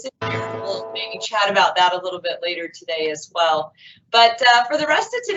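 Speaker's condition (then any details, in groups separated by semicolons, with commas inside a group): No condition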